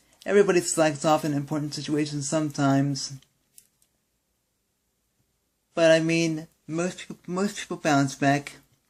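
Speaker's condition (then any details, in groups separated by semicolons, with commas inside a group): Cerebral palsy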